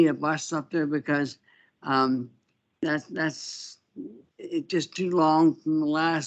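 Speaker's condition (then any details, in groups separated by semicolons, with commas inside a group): Parkinson's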